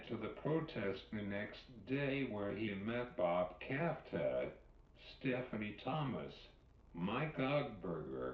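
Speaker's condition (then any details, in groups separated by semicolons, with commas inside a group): Cerebral palsy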